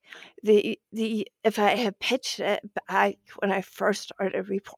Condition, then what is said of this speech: Spasmodic dysphonia. And you want to give our audience a little bit more context on you so that they know their audio isn't glitching here?